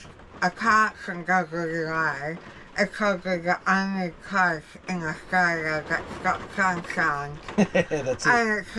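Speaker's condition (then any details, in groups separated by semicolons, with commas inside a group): Jaw cancer surgery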